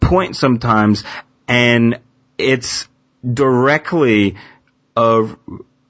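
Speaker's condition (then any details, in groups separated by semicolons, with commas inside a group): Stuttering; person who stutters, working on stuttering, okay stuttering in front of people; anxiety about stuttering or social communication has paralyzing effect; repeated words, prolonged sounds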